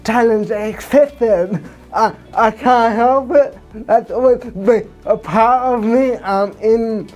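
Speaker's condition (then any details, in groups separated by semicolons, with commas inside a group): Cerebral palsy; from birth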